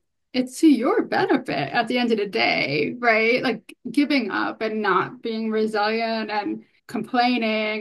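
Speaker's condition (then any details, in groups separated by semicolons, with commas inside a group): Hearing loss, bilateral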